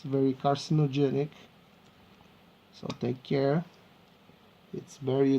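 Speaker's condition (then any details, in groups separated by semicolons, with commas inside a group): No condition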